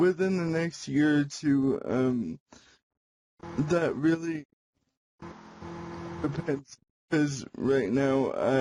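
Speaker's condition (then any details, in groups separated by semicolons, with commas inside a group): Cerebral palsy; can speak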